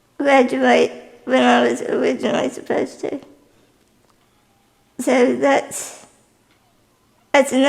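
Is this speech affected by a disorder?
Yes: spinal muscular atrophy type 2.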